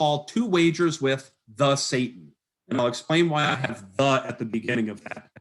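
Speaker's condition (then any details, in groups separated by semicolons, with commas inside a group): No condition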